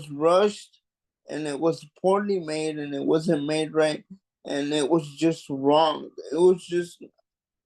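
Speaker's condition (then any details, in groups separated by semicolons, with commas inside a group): Cerebral palsy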